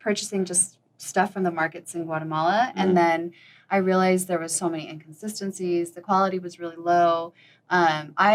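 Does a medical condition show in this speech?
No.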